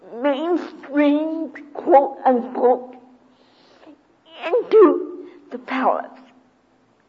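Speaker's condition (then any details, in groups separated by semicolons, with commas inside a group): Cerebral palsy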